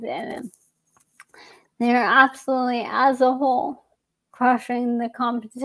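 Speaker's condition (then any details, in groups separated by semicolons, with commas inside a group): ALS; young onset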